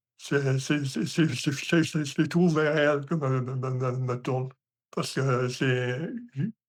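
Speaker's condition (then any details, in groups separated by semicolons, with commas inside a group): Hemiparalysis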